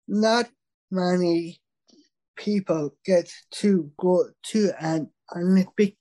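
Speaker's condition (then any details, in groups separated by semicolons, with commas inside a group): Down syndrome; congenital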